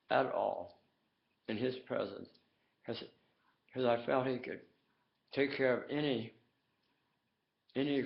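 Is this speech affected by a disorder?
Yes: tongue cancer.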